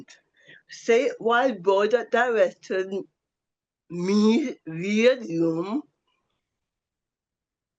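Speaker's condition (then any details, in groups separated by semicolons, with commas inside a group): Cerebral palsy; affects voice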